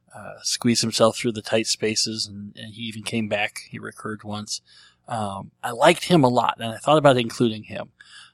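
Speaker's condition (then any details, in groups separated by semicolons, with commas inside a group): Cleft lip and palate; treated as a baby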